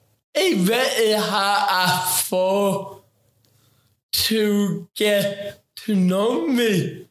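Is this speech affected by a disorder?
Yes: ataxic cerebral palsy; affects talking.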